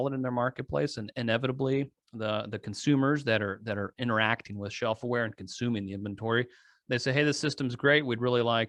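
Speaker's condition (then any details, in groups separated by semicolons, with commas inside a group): No condition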